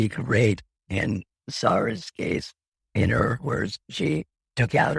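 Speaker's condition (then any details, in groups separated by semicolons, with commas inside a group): Laryngectomy; natural voice lost, speaks with voice prosthesis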